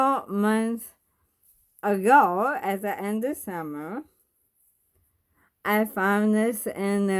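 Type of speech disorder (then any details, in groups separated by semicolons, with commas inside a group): Bulbar dysarthria; bulbar onset ALS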